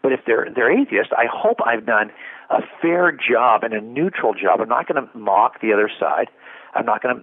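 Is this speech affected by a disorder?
No.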